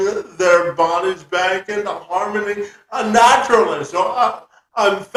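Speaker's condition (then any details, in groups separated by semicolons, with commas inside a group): Cerebral palsy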